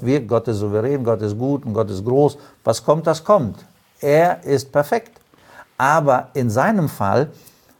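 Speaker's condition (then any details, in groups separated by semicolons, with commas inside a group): No condition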